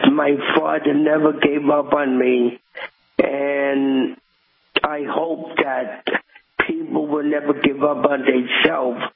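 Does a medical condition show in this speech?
Yes: cerebral palsy; present from birth, diagnosed at 6 months, lump at back of head found by mother, could not lie on back, predicted never to walk; walks, has walked New York City marathon 8 times.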